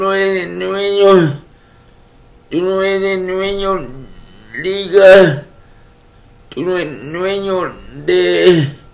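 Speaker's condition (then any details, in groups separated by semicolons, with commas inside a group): Cerebral palsy; uses wheelchair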